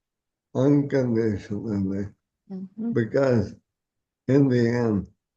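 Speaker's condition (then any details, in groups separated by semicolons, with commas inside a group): ALS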